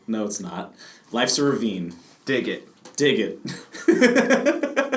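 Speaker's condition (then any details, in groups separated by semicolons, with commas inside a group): No condition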